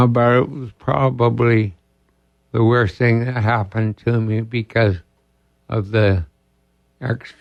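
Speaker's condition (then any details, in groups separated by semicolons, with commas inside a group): ALS; diagnosed about two years ago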